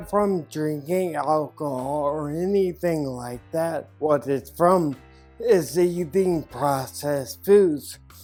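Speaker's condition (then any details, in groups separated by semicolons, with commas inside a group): Ataxia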